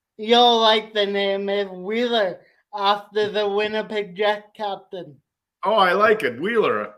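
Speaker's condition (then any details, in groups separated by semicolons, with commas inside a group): Cerebral palsy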